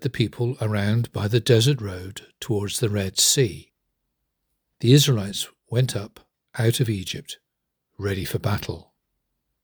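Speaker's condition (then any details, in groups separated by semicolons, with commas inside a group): No condition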